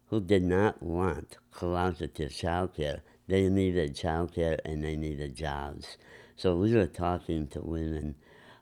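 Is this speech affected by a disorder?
Yes: enlarged tongue from vascular growth; harder swallowing, speech affected.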